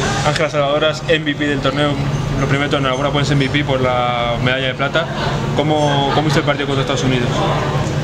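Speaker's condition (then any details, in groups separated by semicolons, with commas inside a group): No condition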